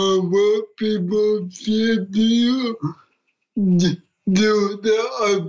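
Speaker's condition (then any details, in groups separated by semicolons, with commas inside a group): Cerebral palsy; short simple sentences, manager Sean Morris repeats and rephrases answers for listeners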